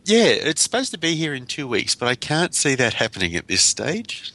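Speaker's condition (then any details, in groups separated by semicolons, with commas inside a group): No condition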